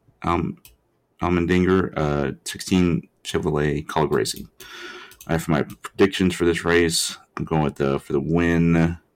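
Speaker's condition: No condition

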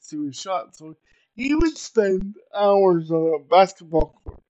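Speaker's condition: Cerebral palsy; very little fine motor skill

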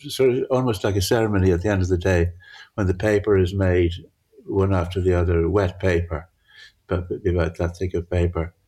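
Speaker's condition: Parkinson's; altered visual perception

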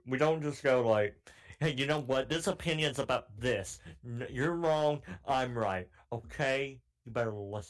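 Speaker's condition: Cleft palate; cleft palate since childhood

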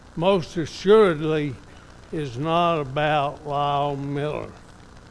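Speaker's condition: ALS; somewhat affected, evident today

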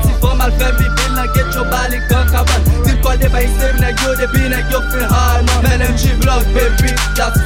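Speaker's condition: No condition

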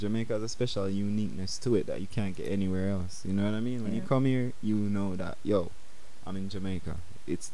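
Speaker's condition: No condition

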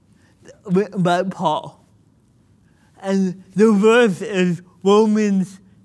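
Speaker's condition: Cerebral palsy; birth oxygen loss, cord around neck, spasms, limited body control, motor deficits, childhood physical, occupational therapy; speaking a little difficult, more difficult when nervous, listeners may need to rewind

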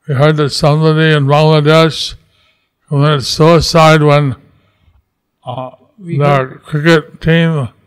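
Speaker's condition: Stroke with facial paralysis; stroke in 2008, left side of face paralyzed since, doctor said no chance of survival; about 12 years since stroke; unsure listeners can understand, own speech repeated by another speaker

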